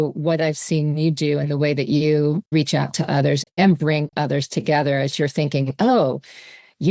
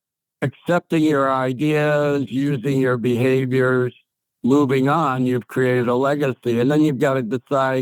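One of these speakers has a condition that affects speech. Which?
The second: ALS; onset right arm, then left arm, legs, quadriplegic, prior neck surgeries; nearly five years since diagnosis, slow progression, eye-controlled wheelchair.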